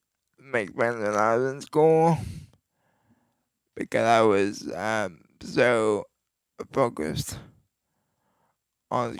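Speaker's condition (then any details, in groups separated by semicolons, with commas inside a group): Cerebral palsy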